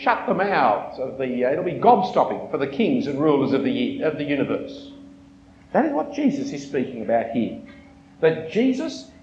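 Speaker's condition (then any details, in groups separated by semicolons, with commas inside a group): No condition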